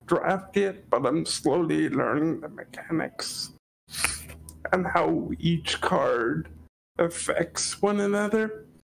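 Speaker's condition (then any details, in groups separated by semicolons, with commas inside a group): Cerebral palsy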